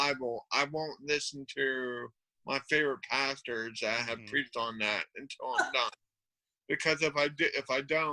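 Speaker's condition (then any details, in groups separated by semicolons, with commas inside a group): Cerebral palsy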